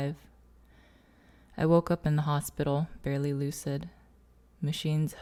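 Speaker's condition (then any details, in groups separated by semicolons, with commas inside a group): No condition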